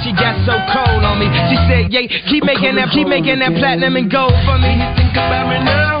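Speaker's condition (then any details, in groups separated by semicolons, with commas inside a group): No condition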